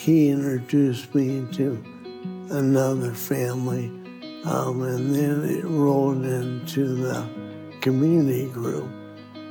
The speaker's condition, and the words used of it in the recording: ALS (motor neuron disease). I just daily, weekly, lose abilities to walk, talk, eat, brush my teeth.